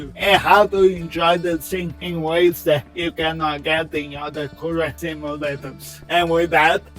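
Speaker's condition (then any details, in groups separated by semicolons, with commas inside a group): Cerebral palsy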